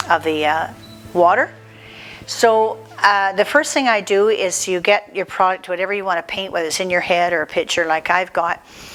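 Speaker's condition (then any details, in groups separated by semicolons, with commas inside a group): No condition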